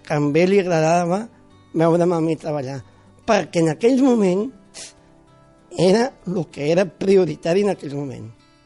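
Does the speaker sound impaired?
Yes: Down syndrome; congenital, born with it.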